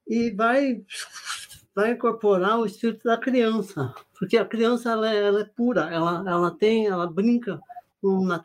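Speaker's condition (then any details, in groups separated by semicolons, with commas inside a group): Parkinson's disease; Parkinson's disease diagnosed 17 years ago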